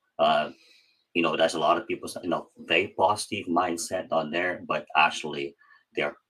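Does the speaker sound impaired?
Yes: cleft palate; cleft palate since childhood, speech practiced for many hours at home over years.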